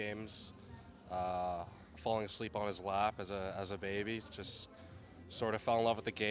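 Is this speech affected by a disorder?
No.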